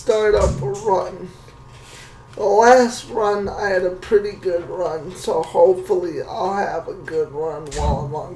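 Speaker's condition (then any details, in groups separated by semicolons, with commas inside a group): Cerebral palsy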